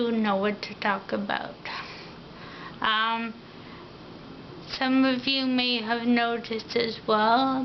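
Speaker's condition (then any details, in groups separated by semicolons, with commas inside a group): Ataxia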